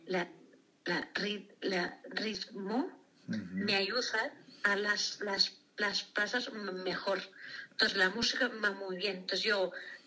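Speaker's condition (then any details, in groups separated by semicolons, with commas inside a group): Aphasia after stroke; aphasia caused by stroke, husband Carlos recognised it and called emergency, rapid treatment, hands unaffected, cannot write; music helps speech, aphasia choir, home music sessions, theatre and reading workshops with aphasia; difficulty finding names of things, expression sometimes hard, cannot speak as wished, worse at night when tired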